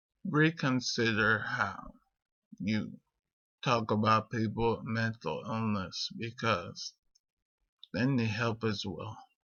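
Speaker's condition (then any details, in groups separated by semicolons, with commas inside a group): Multiple sclerosis; rambling speech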